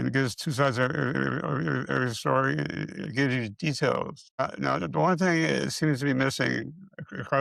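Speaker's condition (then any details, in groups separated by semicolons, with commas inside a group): Multiple system atrophy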